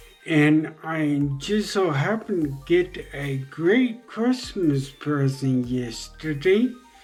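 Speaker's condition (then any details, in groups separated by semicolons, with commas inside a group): Traumatic brain injury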